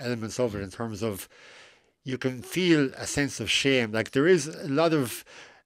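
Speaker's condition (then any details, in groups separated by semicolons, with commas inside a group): Cleft lip and palate; congenital cleft lip and palate, failure of mouth and nose to align, two or three surgeries in infancy, last surgery at 17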